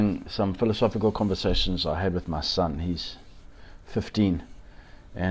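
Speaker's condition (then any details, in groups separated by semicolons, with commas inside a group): No condition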